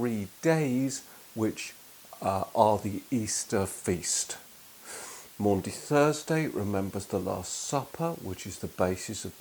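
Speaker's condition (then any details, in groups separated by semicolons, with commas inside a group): No condition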